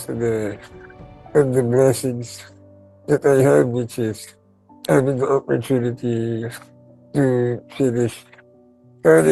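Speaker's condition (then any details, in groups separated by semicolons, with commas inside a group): Pompe disease; late onset form; onset age 10, difficulty walking, uses ventilator; breathing difficulty, breathes through ventilator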